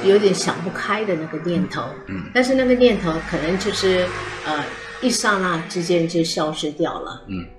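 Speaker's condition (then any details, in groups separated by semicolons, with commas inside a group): No condition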